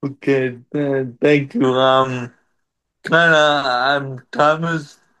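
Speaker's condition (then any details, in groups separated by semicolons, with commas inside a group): Cerebral palsy; wheelchair over the years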